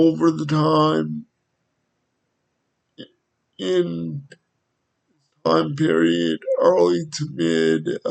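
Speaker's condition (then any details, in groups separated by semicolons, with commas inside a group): Cerebral palsy; wheelchair, needs transfer help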